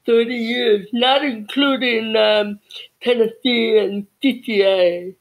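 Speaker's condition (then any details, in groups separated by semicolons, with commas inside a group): Cerebral palsy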